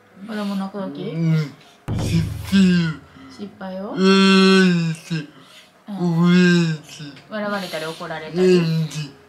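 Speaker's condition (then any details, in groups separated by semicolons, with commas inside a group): Cerebral palsy; severe; severe disability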